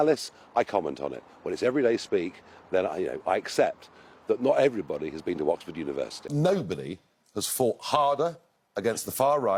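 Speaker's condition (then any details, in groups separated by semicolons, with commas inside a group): No condition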